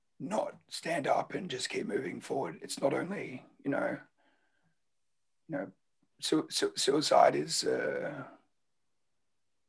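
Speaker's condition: Laryngeal cancer; laryngeal tumour removed by surgery then regrew, voice box kept, voice box removal if it recurs

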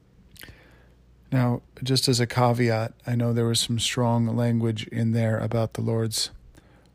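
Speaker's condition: No condition

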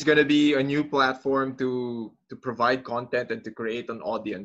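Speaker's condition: No condition

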